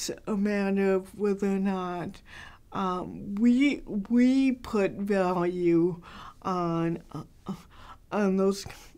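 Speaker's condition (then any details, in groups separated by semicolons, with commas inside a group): Cerebral palsy, mild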